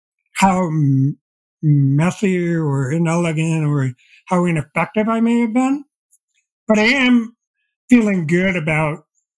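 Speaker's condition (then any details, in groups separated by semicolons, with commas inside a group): Deafblindness; progressive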